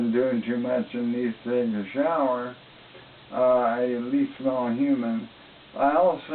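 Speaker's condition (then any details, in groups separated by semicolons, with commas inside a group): ALS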